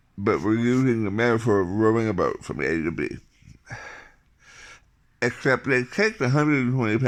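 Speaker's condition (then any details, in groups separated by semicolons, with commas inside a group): Tongue cancer surgery, tongue graft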